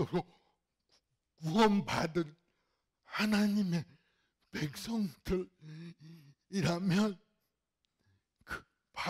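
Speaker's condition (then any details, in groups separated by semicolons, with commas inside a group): Cerebral palsy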